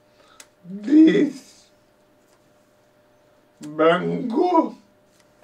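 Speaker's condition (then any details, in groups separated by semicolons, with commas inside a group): Traumatic brain injury; road traffic accident, quadriplegia, profound bilateral deafness; in speech therapy; r errors, low loud dull voice, short duration, word-finding difficulty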